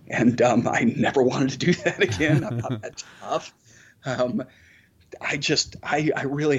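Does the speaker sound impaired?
Yes: spasmodic dysphonia; progressively worse over following year.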